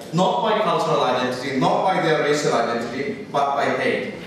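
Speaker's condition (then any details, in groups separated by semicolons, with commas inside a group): No condition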